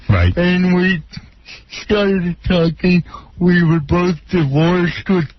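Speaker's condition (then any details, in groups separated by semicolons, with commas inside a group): Cerebral palsy; walks with walker; speech impaired, speaks very slowly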